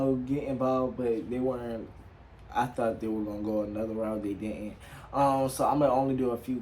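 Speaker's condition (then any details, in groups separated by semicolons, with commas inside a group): No condition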